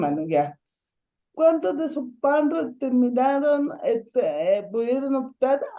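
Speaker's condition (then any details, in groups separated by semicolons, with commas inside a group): Ataxic cerebral palsy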